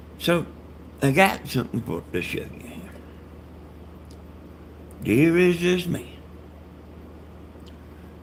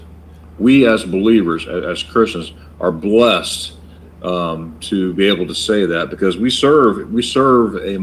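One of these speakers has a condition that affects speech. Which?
The first: brain bleed.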